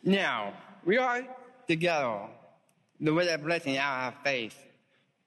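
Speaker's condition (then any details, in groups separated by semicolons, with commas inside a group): Down syndrome; diagnosed at birth; giving talk at Spring q conference with wife Christy; host urges listeners to listen closely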